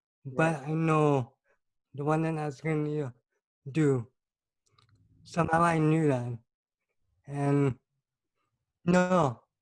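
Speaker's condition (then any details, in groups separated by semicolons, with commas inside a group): Cerebral palsy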